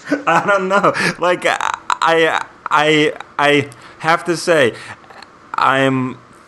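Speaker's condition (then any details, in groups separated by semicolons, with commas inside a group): Stuttering; history of avoidance patterns; tries not to avoid stuttering most of the time, sometimes on verge of avoiding; repeated words, blocks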